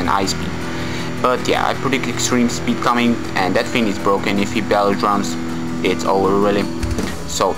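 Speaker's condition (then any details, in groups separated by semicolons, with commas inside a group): No condition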